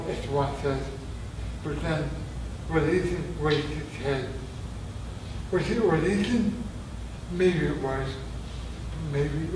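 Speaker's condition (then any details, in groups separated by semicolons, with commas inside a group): Traumatic brain injury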